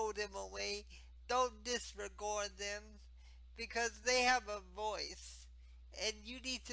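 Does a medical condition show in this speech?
Yes: spastic cerebral palsy; quadriplegic, affects hands.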